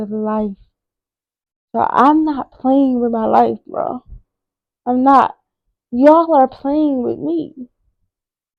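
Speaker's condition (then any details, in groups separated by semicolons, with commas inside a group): Cerebral palsy; wheelchair user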